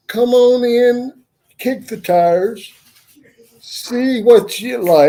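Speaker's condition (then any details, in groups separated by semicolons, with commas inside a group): Cerebral palsy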